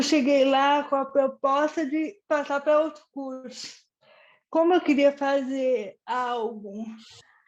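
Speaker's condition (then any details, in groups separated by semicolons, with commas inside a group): Cerebral palsy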